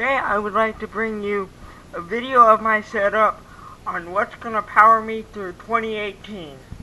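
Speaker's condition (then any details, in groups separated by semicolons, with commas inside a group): Cerebral palsy, mild; speech sometimes affected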